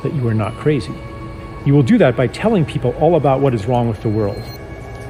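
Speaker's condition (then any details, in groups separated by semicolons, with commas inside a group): No condition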